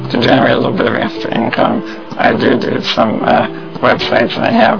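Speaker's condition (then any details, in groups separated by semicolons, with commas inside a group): Spinal muscular atrophy; congenital, progressive muscle weakening, bedbound with no hand movement since early 20s, tracheostomy and stomach feeding tube about 10 years ago; trach suctioning when lungs congested, permanent tube-fed liquid diet; depends on voice for everything, uses voice recognition computer system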